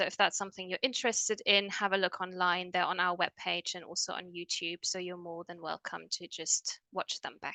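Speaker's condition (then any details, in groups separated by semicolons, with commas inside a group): No condition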